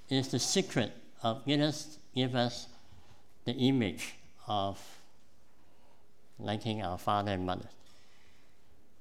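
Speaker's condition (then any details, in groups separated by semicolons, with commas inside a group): Cleft palate; congenital cleft palate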